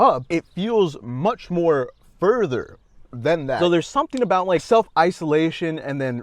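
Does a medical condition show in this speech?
No.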